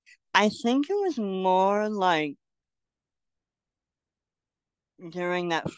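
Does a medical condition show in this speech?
Yes: cleft lip and palate; congenital.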